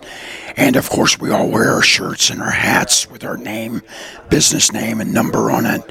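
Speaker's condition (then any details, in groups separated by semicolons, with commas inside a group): Throat cancer survivor; cancer beaten; raspy voice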